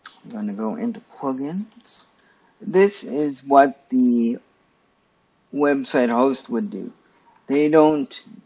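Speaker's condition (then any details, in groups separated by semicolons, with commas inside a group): Cerebral palsy; stiff muscles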